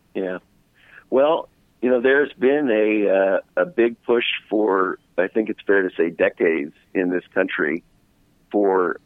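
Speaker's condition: No condition

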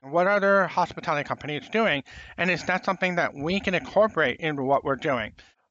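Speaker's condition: Profound hearing loss, congenital; about 80% in one ear

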